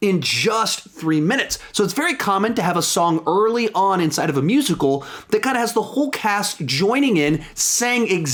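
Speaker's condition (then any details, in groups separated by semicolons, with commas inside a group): No condition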